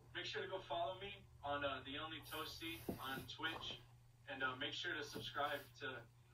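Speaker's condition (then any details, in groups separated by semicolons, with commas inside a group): No condition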